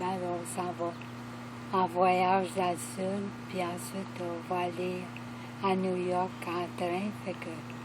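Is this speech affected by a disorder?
Yes: ALS; affects hands, legs and voice; diagnosed 4 months ago, little hand dexterity, walker, wheelchair outside, progressing fast; lost 50% of voice.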